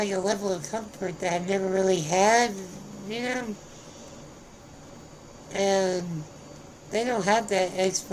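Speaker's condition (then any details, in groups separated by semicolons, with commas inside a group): Spinal muscular atrophy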